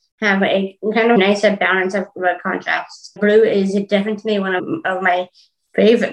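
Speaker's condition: Down syndrome; three copies of chromosome 21, past six-week wheelchair episode resolved with new medication; took voice lessons with Joe Seavey, uncomfortable singing in front of others

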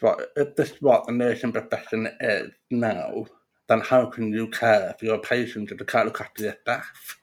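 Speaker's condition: Profound deafness; congenital profound deafness, diagnosed at 18 months, no hearing; talks despite consultant predicting no speech and need for sign language

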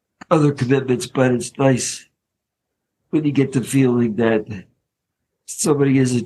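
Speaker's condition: ALS; diagnosed about five years ago, PEG tube recommended soon after diagnosis; fifth year since diagnosis, taking morphine and Advil, hospice

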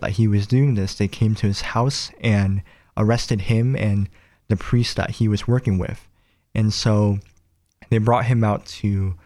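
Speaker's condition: Cleft palate; nose and lip

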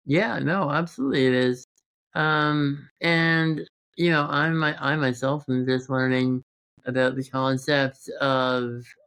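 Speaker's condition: Congenital muscular dystrophy; present since birth

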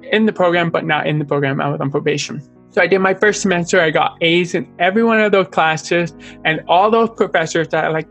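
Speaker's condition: Deafness, born deaf in both ears; implant at 13

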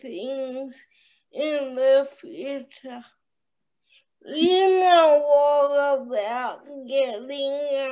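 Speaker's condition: Cerebral palsy

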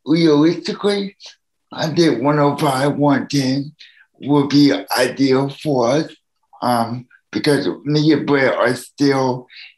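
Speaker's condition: Cerebral palsy; needs help from others

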